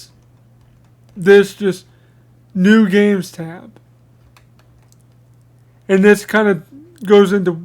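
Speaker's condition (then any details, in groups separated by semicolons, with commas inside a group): Cerebral palsy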